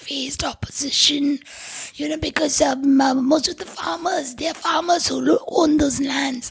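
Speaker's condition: Tracheostomy, vocal cords permanently constricted from smoke inhalation; breathes through tracheostomy tube in larynx, tube changed every 4 months permanently

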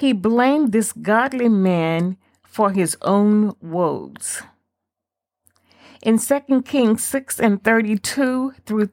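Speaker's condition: No condition

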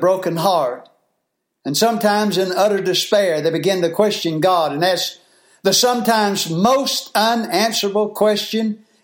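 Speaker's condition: No condition

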